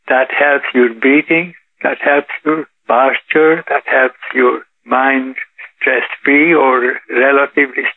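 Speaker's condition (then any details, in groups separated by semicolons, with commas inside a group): Parkinson's disease; practices 1 hour)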